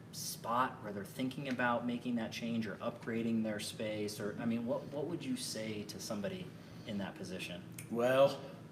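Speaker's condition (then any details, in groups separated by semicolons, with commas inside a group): No condition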